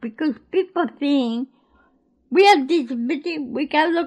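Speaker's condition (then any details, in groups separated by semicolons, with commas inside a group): Cerebral palsy; cerebral palsy since birth, born in Greece; speech problems when young, began talking after attending Gruella school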